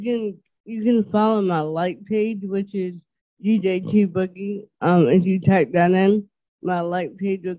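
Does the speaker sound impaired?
Yes: dysarthria; speech impediment, milder than typical dysarthria, understandable, working on it, host notes listeners may notice.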